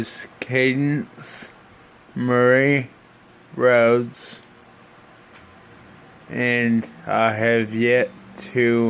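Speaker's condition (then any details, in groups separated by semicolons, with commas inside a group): Brain injury (brain shearing); voice sounds poor, hard to sing or accentuate, weak throat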